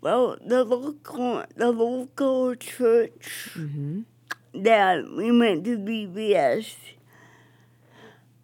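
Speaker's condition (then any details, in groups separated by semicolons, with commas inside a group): Cerebral palsy; affects speech, wheelchair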